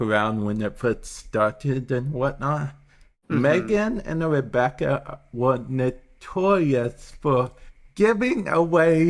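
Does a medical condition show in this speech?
Yes: cerebral palsy; speech affected at times.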